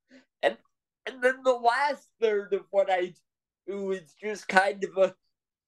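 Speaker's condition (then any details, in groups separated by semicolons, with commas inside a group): Cerebral palsy; present from birth, brain blood vessel burst acting like stroke, walker when little, power wheelchair since age five, completely non-ambulatory; trouble with breath control earlier in recording, needs to catch breath at times; breathing struggles some days affect speech, voice lags behind thoughts when excited or nervous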